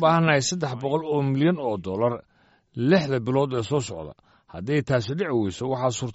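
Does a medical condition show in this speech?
No.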